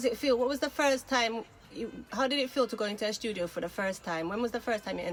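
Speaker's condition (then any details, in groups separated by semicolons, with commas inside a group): No condition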